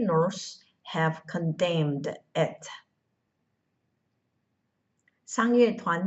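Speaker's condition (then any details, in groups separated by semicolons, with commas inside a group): No condition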